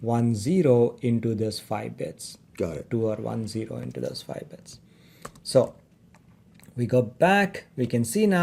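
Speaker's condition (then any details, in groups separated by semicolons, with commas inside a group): No condition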